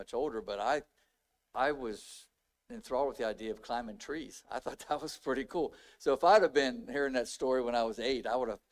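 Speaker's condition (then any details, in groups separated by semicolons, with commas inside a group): No condition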